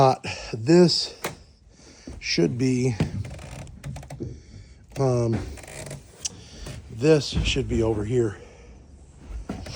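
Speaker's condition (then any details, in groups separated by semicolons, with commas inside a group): No condition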